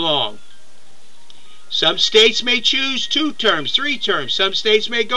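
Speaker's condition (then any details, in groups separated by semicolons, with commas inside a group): No condition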